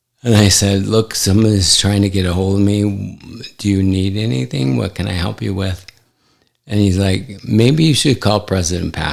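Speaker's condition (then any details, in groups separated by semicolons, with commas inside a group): ALS; affects hand function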